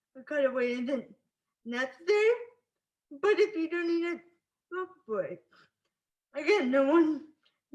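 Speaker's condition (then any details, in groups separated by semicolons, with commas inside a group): Spastic cerebral palsy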